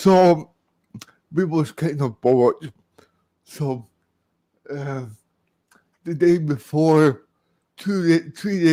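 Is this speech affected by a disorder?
Yes: cerebral palsy.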